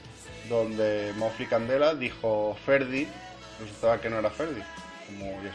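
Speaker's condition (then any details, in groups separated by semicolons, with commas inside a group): No condition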